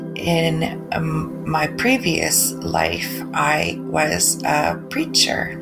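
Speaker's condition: Aphasia and apraxia; caused by stroke, no physical symptoms, sudden loss of speech one evening, rehabilitation afterward; needed about two hours of planning to record, expects not to speak for a while after; speaking difficult at times, trouble getting words out, can still get message across

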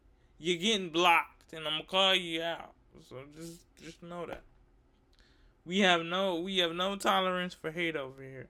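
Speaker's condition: Cerebral palsy; wheelchair user

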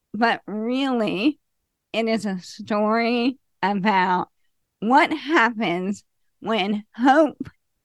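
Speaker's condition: ALS; very slow progression

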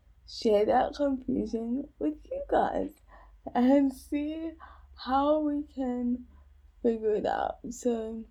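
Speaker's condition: Cerebral palsy; age 29

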